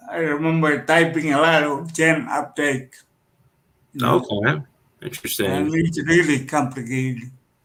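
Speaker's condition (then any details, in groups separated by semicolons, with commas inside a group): Cerebral palsy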